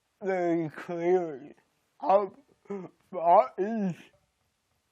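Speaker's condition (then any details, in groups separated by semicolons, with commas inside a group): Cerebral palsy; uses a wheelchair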